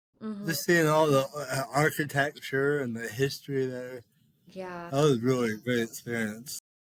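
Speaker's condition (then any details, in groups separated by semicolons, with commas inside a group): Cerebral palsy; all four limbs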